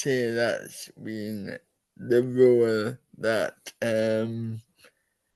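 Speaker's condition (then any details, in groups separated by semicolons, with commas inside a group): Cerebral palsy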